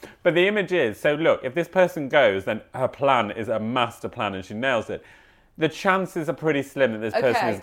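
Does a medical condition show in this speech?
No.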